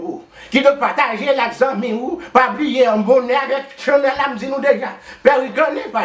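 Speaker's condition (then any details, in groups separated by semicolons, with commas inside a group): No condition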